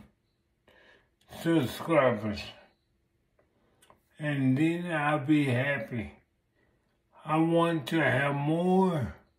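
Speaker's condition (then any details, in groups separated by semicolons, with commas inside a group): Multiple sclerosis; affects left side and voice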